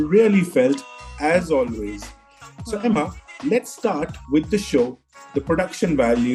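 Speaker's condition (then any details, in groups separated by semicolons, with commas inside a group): No condition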